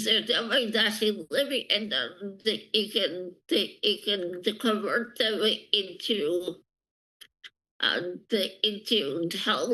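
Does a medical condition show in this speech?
Yes: speech impairment; needs extra time to speak.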